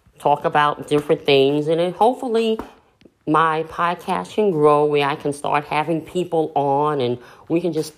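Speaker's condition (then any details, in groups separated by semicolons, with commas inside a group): Cleft lip and palate; cleft lip and palate partly affects how speech sounds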